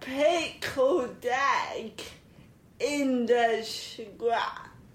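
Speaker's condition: Cerebral palsy; wobbly hands affecting fine control

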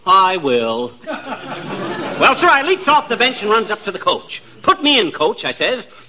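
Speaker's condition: No condition

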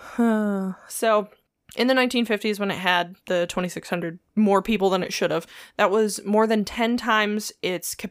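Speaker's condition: No condition

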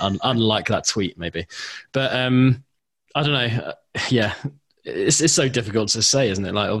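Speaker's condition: No condition

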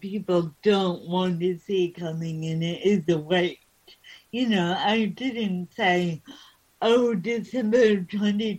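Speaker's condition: Cerebral palsy

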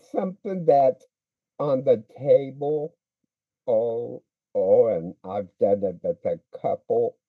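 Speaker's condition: Speech impediment

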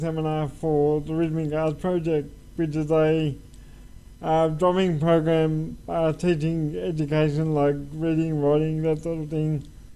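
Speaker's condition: Cerebral palsy; uses wheelchair

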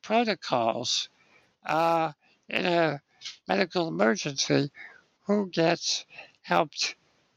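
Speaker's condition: Spinal muscular atrophy; lifelong wheelchair use

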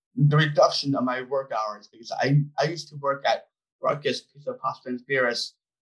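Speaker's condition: Down syndrome; 25-year-old man; described as very articulate in giving details, public speaker, gave TEDx talk, hosts own podcast

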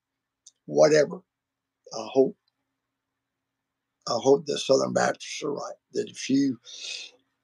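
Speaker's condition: Vocal cord surgery; multiple vocal cord surgeries

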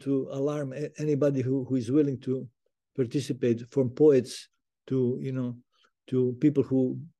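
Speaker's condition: Parkinson's disease; some symptoms reversed

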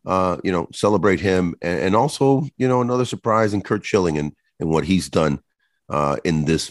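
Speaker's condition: No condition

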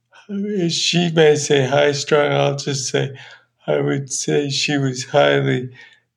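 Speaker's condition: Parkinson's; young onset Parkinson's, first sign tremor, unable to hold microphone, unsteady on feet; voice audibly affected now, earlier slowed speech, trouble speaking English some days, voice problems limit storytelling

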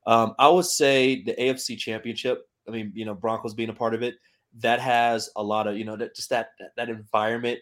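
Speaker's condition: No condition

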